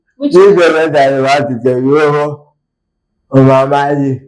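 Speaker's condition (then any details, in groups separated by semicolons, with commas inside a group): Cerebral palsy; from birth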